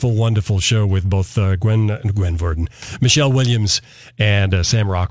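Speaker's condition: No condition

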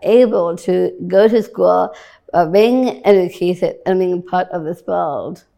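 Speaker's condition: Down syndrome

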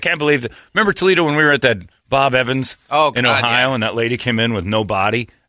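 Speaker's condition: No condition

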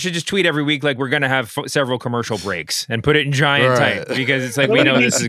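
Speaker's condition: No condition

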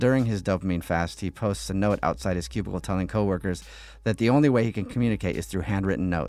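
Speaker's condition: No condition

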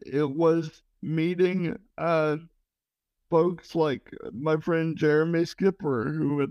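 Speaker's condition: Cerebral palsy

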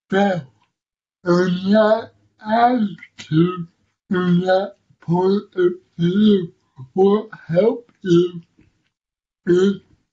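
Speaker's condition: Cerebral palsy; affects muscle movement, intellect unaffected; audiences initially unsure they can understand speech, speech described as hard to understand

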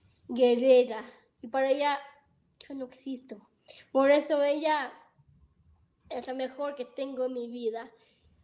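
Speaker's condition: Down syndrome; present from birth, heart surgery

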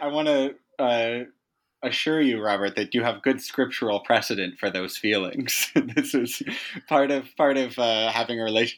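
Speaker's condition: No condition

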